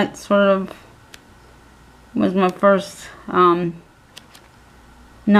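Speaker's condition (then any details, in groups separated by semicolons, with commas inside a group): Cerebral palsy; physical handicap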